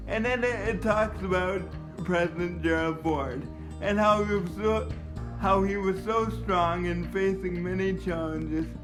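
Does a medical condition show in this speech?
Yes: cerebral palsy.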